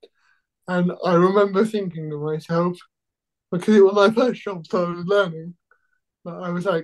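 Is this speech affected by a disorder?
Yes: cerebral palsy.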